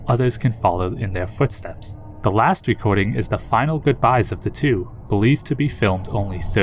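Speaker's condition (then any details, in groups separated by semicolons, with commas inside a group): No condition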